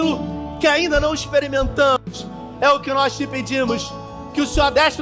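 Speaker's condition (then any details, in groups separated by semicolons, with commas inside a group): No condition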